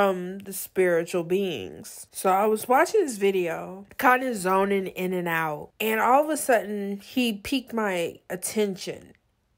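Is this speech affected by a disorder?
No.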